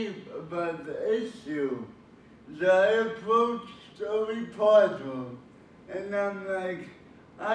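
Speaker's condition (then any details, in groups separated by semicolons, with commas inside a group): Cerebral palsy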